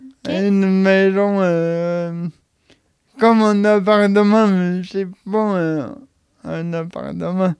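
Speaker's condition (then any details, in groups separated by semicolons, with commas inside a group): Cerebral palsy; age 31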